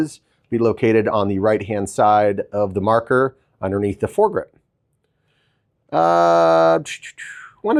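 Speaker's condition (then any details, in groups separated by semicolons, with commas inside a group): No condition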